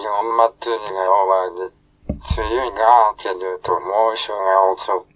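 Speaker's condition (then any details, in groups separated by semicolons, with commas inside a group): ALS, speech-generating device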